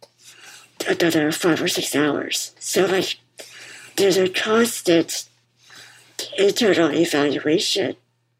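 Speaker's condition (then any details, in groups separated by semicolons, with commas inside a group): Muscular dystrophy; congenital form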